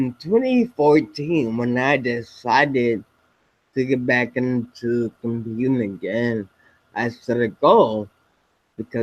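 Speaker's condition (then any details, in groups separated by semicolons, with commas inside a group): Spinocerebellar ataxia type 7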